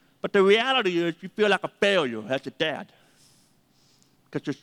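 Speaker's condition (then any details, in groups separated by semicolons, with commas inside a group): Deafness; hard time hearing phone callers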